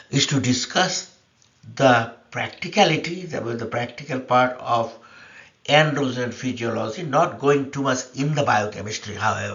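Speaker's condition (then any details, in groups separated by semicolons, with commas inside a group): No condition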